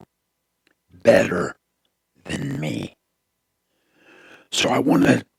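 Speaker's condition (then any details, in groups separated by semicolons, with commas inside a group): Throat cancer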